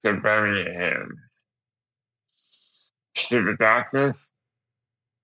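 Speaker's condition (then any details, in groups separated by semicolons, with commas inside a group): Duchenne muscular dystrophy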